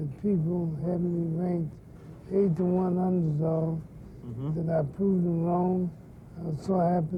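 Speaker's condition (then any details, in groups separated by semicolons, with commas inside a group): Parkinson's syndrome; sometimes slurred speech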